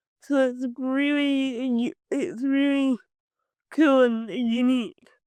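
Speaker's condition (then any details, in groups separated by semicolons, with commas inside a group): Cerebral palsy; from birth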